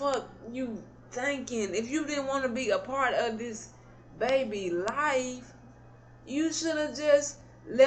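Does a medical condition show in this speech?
Yes: cerebral palsy; not paralyzed, can stand.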